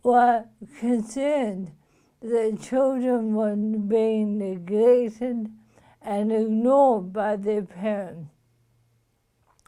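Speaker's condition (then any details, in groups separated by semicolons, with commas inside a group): Motor neuron disease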